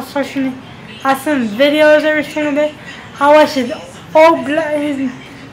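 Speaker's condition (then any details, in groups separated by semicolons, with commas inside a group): Cerebral palsy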